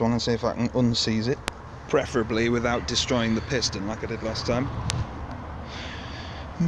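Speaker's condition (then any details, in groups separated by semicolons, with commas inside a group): No condition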